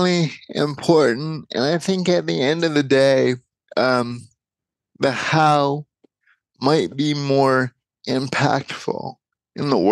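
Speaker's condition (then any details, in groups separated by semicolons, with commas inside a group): Cerebral palsy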